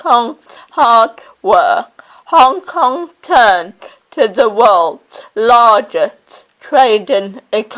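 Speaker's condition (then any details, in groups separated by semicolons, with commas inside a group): Cerebral palsy; oxygen starvation at birth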